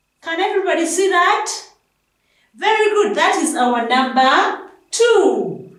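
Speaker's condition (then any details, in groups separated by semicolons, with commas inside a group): No condition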